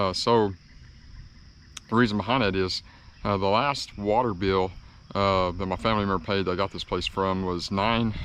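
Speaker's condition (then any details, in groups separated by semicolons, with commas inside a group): No condition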